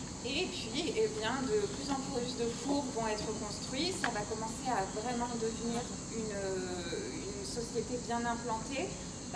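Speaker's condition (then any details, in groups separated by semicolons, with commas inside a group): No condition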